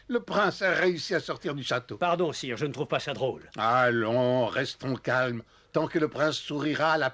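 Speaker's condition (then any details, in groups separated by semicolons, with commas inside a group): No condition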